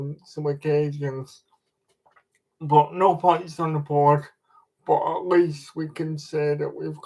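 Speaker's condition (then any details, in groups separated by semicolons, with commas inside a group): Cerebral palsy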